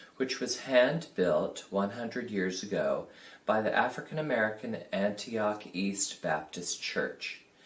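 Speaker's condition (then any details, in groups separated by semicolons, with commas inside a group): No condition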